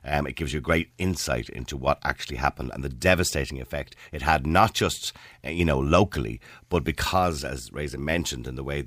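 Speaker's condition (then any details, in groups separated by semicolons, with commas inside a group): No condition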